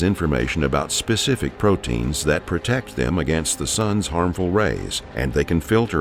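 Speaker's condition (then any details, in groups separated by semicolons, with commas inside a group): No condition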